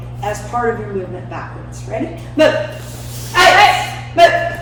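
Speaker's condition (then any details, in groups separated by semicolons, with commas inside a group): No condition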